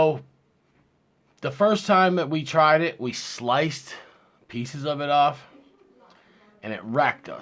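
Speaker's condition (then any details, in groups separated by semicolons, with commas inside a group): No condition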